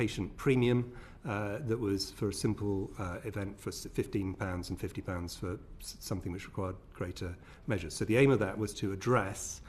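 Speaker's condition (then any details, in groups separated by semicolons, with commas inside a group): No condition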